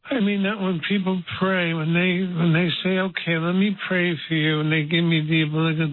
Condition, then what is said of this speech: Parkinson's disease. Losing the ability to walk, losing the ability to talk.